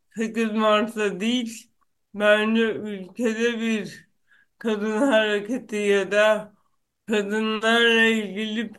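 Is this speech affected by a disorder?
Yes: cerebral palsy; onset at birth from birth complications.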